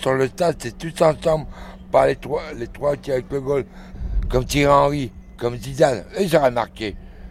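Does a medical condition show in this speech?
Yes: throat cancer.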